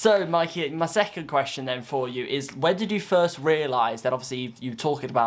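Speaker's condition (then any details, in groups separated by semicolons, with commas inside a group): No condition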